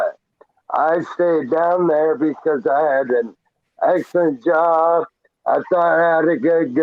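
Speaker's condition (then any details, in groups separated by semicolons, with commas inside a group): Traumatic brain injury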